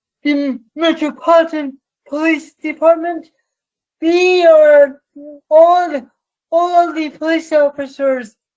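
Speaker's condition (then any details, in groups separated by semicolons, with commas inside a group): Cerebral palsy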